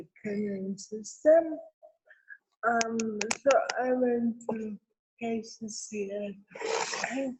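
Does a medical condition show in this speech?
Yes: cerebral palsy; therapy from six months old.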